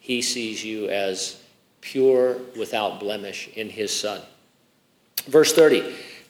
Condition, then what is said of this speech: No condition.